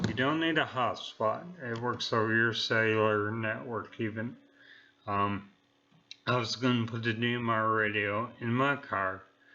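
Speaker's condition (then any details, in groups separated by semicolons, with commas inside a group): Neurological disease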